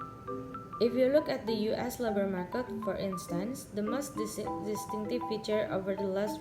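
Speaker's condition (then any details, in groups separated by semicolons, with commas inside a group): No condition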